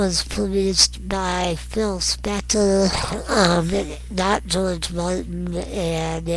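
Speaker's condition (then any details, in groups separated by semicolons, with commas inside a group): Non-progressive muscular dystrophy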